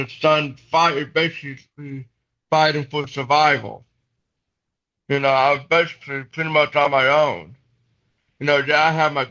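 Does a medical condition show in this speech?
Yes: cerebral palsy.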